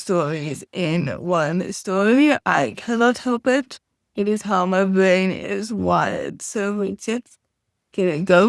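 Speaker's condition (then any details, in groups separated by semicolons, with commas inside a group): Cerebral palsy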